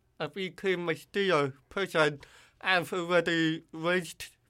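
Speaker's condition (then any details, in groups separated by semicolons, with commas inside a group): Hearing loss with cochlear implant; formerly hearing aids, water-resistant cochlear implant on ear hook, hears only nearby speakers; cannot judge own voice, distorted when yelling at high volume, relies on others' volume feedback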